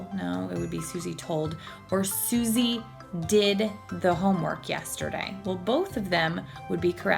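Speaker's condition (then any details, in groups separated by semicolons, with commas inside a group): No condition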